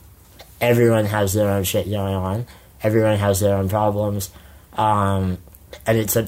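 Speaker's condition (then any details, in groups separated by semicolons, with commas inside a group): Spinal muscular atrophy; congenital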